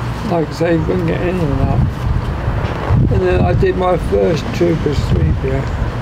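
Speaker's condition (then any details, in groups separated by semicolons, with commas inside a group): Motor neurone disease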